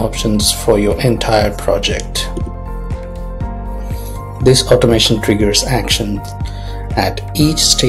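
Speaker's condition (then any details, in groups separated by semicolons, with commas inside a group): No condition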